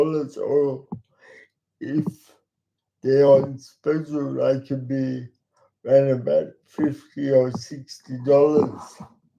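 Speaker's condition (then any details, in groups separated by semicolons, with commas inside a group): Cerebral palsy; talks slowly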